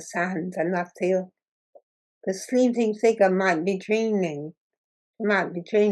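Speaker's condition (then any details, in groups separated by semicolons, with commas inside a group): Muscular dystrophy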